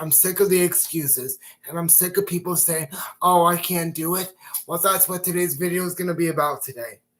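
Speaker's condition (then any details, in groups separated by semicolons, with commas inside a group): Cerebral palsy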